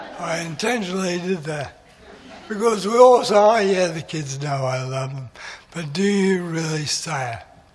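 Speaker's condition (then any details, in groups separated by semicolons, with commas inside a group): MND; voice is going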